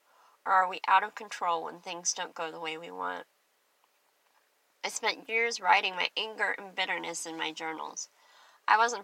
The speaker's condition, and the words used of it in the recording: Cleft palate. I'm grateful for my clear speech.